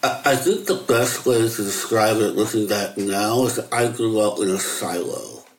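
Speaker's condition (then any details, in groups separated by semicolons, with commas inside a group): Möbius syndrome; cannot smile or frown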